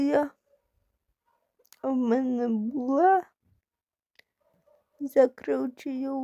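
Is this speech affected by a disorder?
Yes: cerebral palsy.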